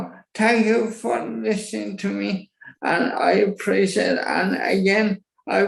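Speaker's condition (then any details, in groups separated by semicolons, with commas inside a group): Motor neuron disease; uses breathing machine, physiotherapy for breathing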